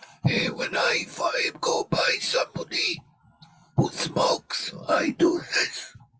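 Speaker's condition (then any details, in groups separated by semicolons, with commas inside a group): Laryngectomy; about 18 years since cancer diagnosis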